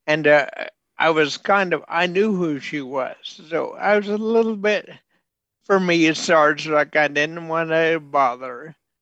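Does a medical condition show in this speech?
Yes: bulbar onset ALS; bulbar onset Lou Gehrig's disease, neurological, affects nerves and muscles, mouth, nose, throat first, then hands; severely impaired, very slow, likened to elderly drunk man, calls self unable to talk.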